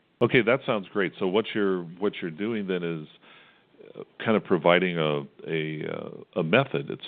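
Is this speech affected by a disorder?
No.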